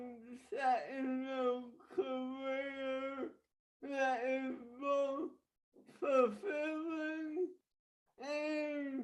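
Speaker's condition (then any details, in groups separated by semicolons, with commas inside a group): Traumatic brain injury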